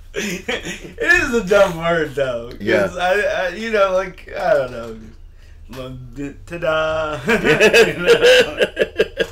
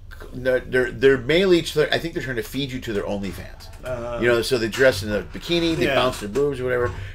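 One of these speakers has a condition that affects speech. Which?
The first: cerebral palsy; present since birth; lifelong atypical speech.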